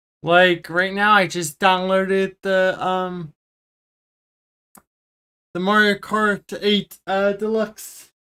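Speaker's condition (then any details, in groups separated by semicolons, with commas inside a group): Cerebral palsy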